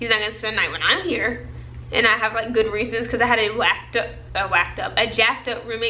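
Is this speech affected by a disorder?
No.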